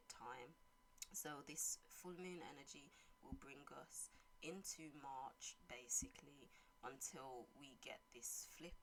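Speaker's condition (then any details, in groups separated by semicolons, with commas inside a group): No condition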